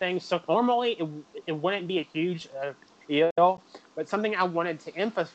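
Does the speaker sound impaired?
Yes: stuttering; chronic developmental stuttering, onset about age 3 to 3.5 per parents, not outgrown, persisted into adulthood; still stutters, describes it as a communication disability, avoids answering unknown phone calls; here repeated words, prolonged sounds.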